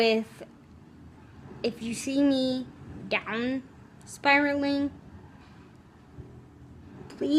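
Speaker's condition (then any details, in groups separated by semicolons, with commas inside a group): Cerebral palsy, spastic, severe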